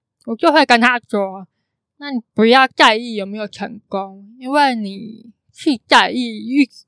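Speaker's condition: Congenital hearing impairment; cannot hear clearly

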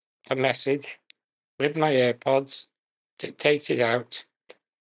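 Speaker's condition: Muscular dystrophy; very slowly progressive muscular dystrophy, severe physical disability, relies on voice control of devices; can just about speak, limited breath, eye gaze technology may come next after voice control; effortful enunciation, uses fewest words to conserve breath

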